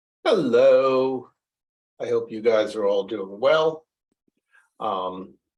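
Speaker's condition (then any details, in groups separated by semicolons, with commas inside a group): No condition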